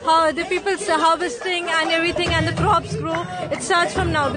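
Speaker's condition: No condition

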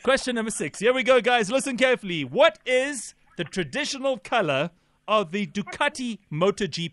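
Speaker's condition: No condition

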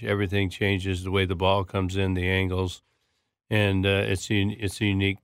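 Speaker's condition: Parkinson's disease; left hand clutching years before diagnosis, anxiety-triggered tremor, movement and coordination affected, diagnosed within two days via Peter Secchia; speech tough, learned voice correction in Big and Loud therapy

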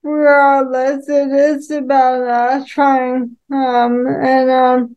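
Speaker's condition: ALS; quick early progression

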